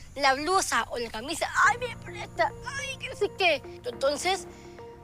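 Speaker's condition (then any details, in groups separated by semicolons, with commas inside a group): Down syndrome; very short limbs, small hands, feet and arms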